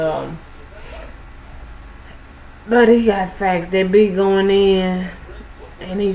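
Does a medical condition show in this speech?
Yes: cerebral palsy; not paralyzed, can stand.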